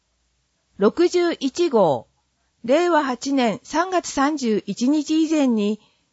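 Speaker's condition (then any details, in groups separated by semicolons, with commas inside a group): No condition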